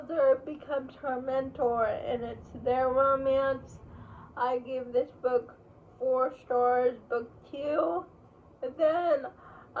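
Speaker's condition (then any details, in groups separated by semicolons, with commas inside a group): Cerebral palsy; uses wheelchair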